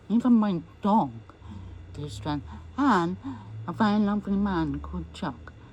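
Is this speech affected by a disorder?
Yes: MND; voice may be difficult to understand.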